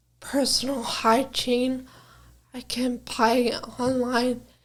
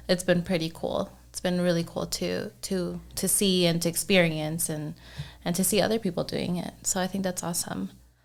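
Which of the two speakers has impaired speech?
The first: brain injury; caused by brain aneurysm; injury at very young age, one medication.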